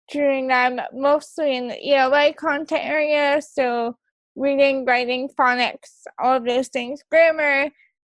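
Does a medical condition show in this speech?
Yes: cerebral palsy; wheelchair use.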